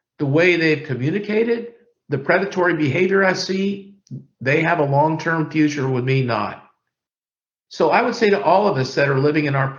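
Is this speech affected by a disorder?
No.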